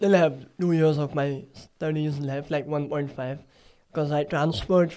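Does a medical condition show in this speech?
Yes: cleft palate; talks from nasal cavity, speech sounds different, listeners try harder to understand.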